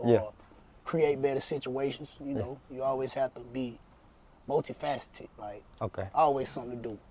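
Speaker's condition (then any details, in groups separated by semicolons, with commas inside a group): No condition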